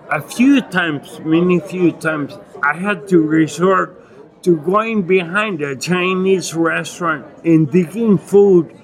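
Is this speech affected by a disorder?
Yes: acquired ataxia with dysarthria, acquired; Lance-Adams syndrome; difficult articulation, speaking feels like elephant on chest, gets winded, bites tongue 2-3 times daily.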